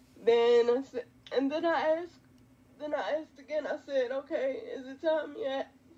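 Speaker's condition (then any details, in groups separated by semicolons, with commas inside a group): Quadriplegic cerebral palsy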